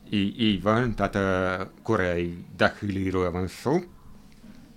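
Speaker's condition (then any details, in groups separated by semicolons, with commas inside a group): Hard of hearing; hearing aid use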